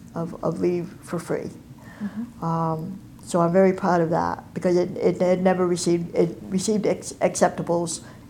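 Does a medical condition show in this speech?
Yes: cleft palate and cleft lip; congenital, facial reconstruction at Lackland, mouth wired shut 12 weeks, over 30 years ago.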